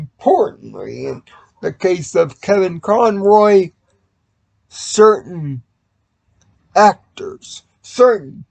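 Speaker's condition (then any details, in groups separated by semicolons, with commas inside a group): Cerebral palsy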